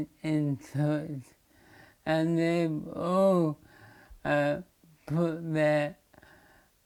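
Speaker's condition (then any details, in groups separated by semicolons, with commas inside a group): Motor neurone disease; slurred speech first sign, speech significantly worse recently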